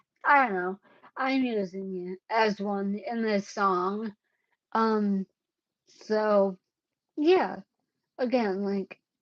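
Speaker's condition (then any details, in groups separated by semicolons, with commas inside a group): Cerebellar ataxia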